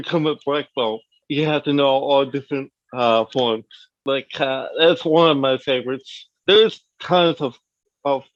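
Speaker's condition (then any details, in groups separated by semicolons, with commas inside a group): Cerebral palsy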